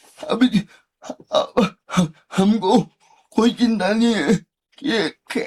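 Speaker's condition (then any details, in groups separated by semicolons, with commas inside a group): Cerebral palsy; since childhood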